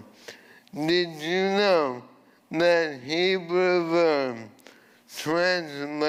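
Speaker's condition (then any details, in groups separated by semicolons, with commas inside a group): ALS; voice changed from earlier resonant voice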